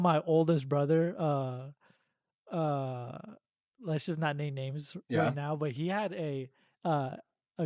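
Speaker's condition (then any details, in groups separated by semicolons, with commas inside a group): No condition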